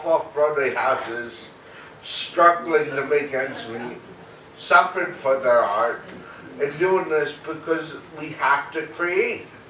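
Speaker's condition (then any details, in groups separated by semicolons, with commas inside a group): Cerebral palsy, mild; mainly affects speech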